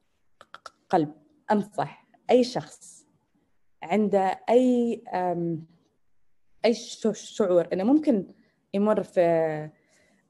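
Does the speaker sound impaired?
Yes: stuttering; stutter since childhood; here repeated words, prolonged sounds.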